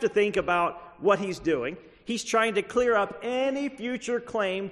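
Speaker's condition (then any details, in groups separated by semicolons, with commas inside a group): No condition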